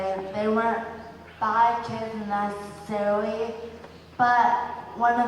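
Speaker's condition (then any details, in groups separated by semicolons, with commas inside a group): Speech and balance impairment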